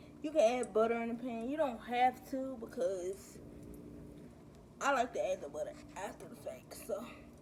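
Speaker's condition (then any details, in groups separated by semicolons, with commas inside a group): Cerebral palsy; present from birth, muscle disorder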